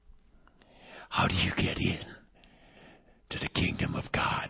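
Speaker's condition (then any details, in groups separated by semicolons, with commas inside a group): Vocal cord paralysis, unilateral; awaiting surgery in about a month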